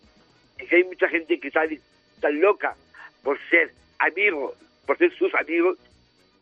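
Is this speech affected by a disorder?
Yes: Down syndrome.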